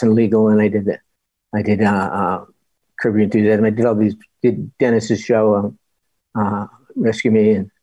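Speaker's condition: Parkinson's disease; body moves and freezes

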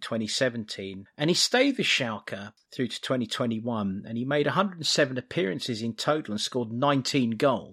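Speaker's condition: No condition

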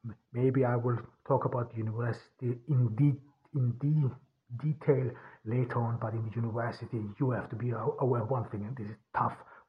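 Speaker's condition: Stuttering; voice distorted after surviving gas attacks; unscripted podcast speech in English as non-native speaker; singing voice raw, scratchy and very deep, no voice enhancers; repeated sounds

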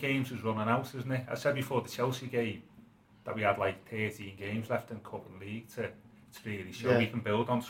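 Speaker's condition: No condition

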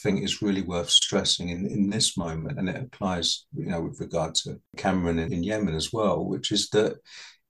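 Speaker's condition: No condition

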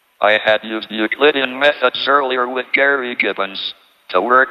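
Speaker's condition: ALS, tracheotomy, speech-generating device; tracheotomy after critical pneumonia during CERN visit, computerized speech synthesizer

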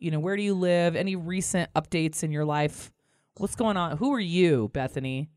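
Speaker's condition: No condition

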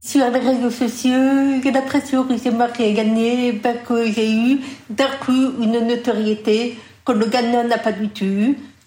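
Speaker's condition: Deafness from birth, congenital; never heard own voice, told would never speak, 20 years training, intelligible in public, unsettling voice

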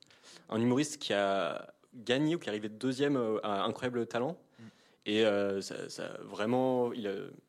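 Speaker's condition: Stuttering; stuttering since childhood, fluctuating, hard to control, teased at school for it; little stuttering heard in own podcast, heavy editing cuts out own stutters; comes and goes unpredictably, worse with stress, fear of stuttering, eased by acceptance, picks easy syllables; repeated sounds

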